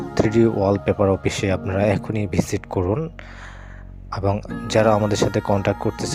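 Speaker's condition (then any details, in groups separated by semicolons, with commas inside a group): No condition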